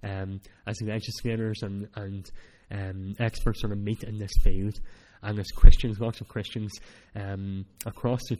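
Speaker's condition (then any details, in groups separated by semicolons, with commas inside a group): Cleft palate; speech not that clear at times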